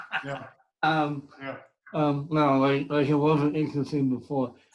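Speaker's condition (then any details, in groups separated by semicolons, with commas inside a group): Cerebral palsy; from birth; speech impediment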